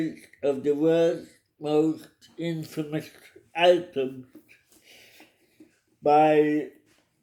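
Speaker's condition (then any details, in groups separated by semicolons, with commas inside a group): Cerebral palsy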